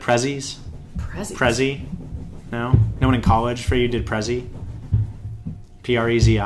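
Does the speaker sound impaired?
No.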